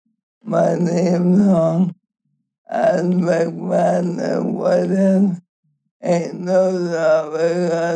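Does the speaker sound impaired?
Yes: ALS; cannot use arms, cannot walk, uses Tobii Dynavox speech-generating device; communicates softly, Tobii Dynavox translates words, host repeats and sometimes reads words.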